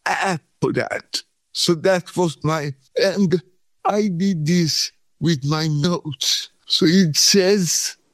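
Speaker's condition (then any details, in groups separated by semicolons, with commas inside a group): Cerebral palsy; no breathing first 40 minutes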